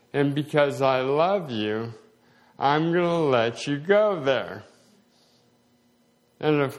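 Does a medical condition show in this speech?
Yes: slowed speech, swallowing problems; progressive condition, prayed for over 4 years, speech and swallowing affected; seeing speech therapist, swallow test today, very minimal advancement, less progression than expected; reading down about 30 words per minute last year, 50 over two years.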